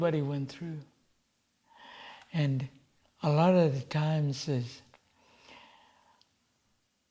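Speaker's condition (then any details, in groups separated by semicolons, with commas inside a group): Cerebral palsy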